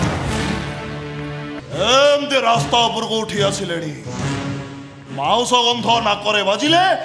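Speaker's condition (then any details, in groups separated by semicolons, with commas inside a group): No condition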